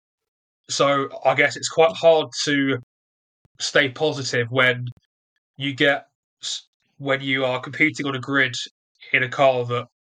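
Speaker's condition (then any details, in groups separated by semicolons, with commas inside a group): Stutter; developmental, onset early childhood, lifelong, more severe during trial, barely able to speak first six months in prison; stutters during this interview; ignores disfluencies and keeps talking, media presence trained as main focus; repeated sounds, blocks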